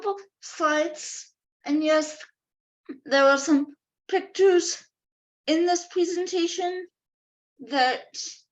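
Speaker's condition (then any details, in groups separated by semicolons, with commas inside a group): Cerebral palsy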